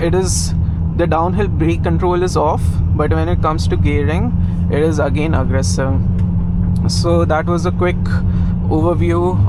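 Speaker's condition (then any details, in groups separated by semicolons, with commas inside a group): No condition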